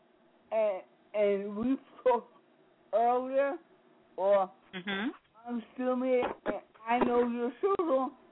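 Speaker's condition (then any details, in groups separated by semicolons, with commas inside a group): Speech impediment; sometimes gets stuck, breath won't push words out, speech very clear today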